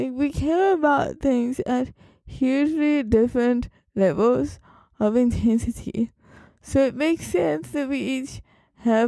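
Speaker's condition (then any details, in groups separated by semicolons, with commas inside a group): Cerebral palsy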